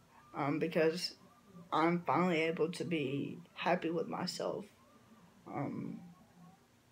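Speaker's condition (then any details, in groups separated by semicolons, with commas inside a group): Cerebral palsy; from birth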